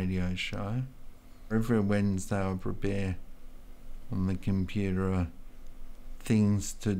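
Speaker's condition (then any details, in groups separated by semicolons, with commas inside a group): Multiple sclerosis; nerve damage to body muscles, wheelchair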